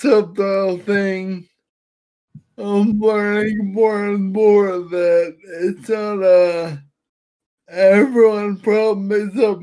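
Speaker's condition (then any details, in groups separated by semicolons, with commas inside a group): Friedreich's ataxia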